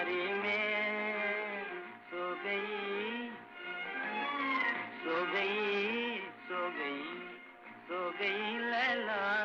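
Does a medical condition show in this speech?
No.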